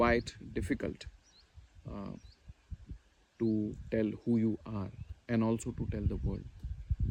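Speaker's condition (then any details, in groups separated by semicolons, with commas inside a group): No condition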